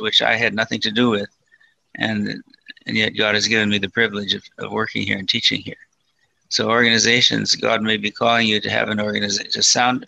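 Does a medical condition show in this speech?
Yes: Parkinson's disease, mild; Parkinson's disease diagnosed about six years before recording.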